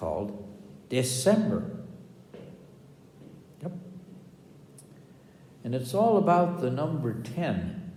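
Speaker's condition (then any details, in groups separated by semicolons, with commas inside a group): No condition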